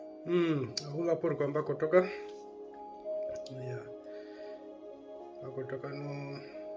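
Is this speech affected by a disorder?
No.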